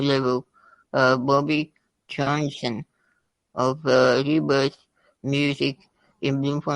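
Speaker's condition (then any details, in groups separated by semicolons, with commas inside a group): Spinal muscular atrophy type 2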